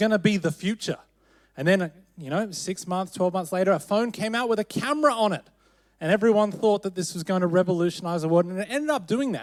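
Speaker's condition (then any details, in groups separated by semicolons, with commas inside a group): No condition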